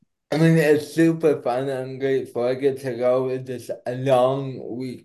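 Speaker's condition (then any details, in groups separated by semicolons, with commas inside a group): Cerebral palsy; not slurred, per host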